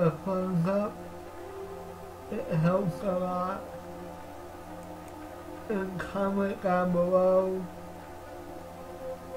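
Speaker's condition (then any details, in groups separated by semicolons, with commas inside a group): Cerebral palsy; affects voice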